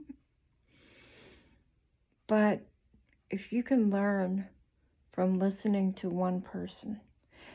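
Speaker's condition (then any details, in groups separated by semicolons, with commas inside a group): Cerebral palsy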